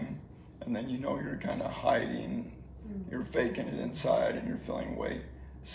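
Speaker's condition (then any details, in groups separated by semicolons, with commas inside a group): ALS; slowly progressing ALS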